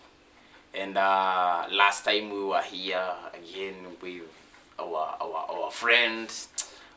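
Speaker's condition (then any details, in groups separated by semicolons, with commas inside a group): No condition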